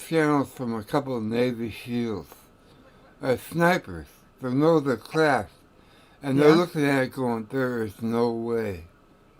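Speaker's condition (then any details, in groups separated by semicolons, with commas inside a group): Tongue cancer; radiation-treated tongue cancer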